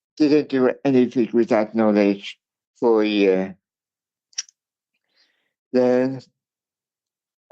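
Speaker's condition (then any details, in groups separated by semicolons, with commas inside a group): Cerebral palsy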